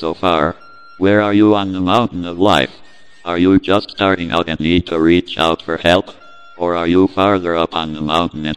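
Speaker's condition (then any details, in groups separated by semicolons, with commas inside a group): Cerebral palsy; speech impediment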